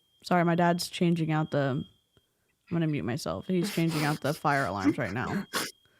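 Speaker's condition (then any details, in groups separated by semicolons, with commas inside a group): No condition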